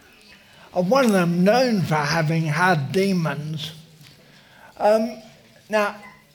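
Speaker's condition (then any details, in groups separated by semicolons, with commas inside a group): Motor neurone disease; uses wheelchair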